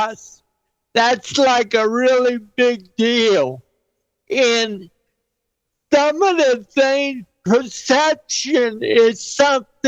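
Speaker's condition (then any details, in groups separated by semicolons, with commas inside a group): Cerebral palsy; present since birth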